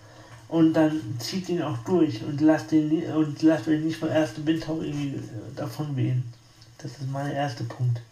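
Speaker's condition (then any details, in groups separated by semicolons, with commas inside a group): Spastic tetraparesis; wheelchair user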